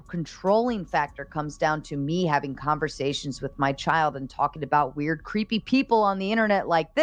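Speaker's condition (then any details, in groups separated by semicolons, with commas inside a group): No condition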